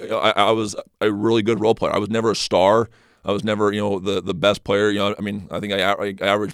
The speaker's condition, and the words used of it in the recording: Stuttering. And so I think just the detailed approach and preparation is one thing I've done that has helped me to kind of combat the stuttering issue.